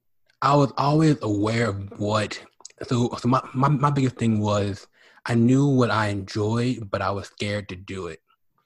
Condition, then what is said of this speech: Stuttering. But I realized, you know, I have a stutter and a lisp.